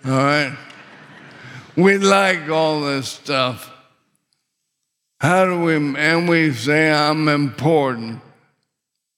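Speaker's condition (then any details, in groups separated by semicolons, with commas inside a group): ALS; couldn't breathe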